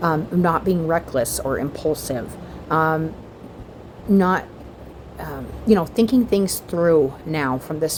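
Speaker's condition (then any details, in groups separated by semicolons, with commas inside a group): No condition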